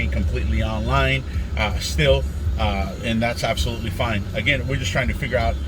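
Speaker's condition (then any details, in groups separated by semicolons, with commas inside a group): No condition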